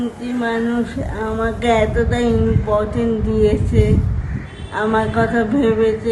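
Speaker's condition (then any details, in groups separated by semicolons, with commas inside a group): Cerebral palsy; present since birth, needs help walking; 38 years old, undergoing treatment; slurred, hard to understand over phone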